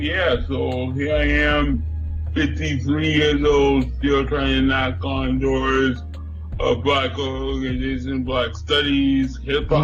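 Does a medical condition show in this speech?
Yes: cerebral palsy.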